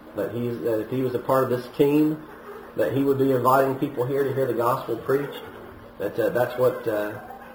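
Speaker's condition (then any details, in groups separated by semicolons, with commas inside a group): No condition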